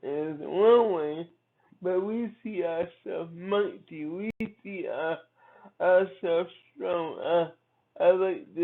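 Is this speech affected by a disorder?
Yes: cerebral palsy; from birth.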